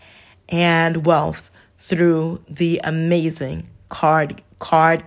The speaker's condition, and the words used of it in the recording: Stuttering. So you will hear me stumble upon words, and that is okay.